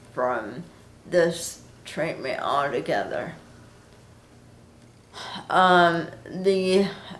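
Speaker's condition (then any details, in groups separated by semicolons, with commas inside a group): Cerebral palsy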